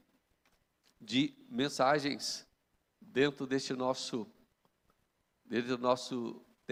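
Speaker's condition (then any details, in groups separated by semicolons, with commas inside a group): No condition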